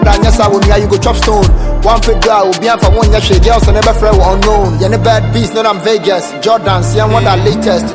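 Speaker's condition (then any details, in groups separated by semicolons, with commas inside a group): No condition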